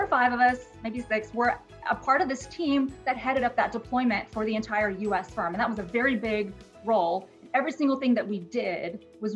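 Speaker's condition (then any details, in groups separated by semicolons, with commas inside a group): No condition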